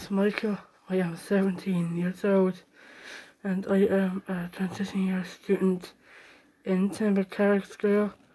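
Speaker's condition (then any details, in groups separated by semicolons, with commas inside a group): Down syndrome; age 17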